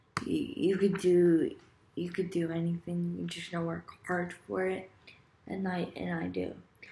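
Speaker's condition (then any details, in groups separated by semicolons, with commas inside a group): Cerebral palsy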